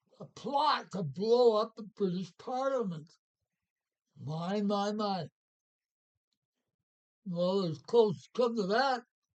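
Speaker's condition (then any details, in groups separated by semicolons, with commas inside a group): Parkinson's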